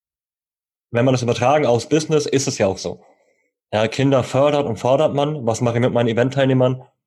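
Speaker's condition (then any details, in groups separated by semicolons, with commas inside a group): Cleft lip and palate, cleft lip, jaw and palate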